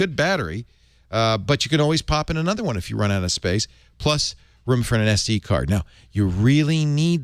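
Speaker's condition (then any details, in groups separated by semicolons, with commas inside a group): No condition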